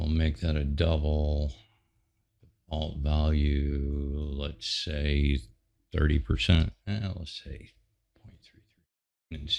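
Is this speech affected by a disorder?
No.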